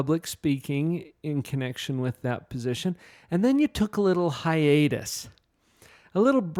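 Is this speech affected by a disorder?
No.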